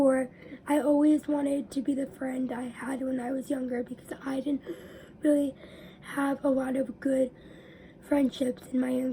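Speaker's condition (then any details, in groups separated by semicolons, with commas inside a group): Cerebral palsy; spastic diplegia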